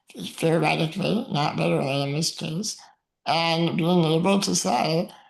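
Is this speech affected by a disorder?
Yes: muscular dystrophy; uses wheelchair.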